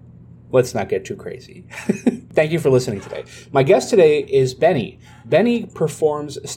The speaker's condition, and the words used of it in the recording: No condition.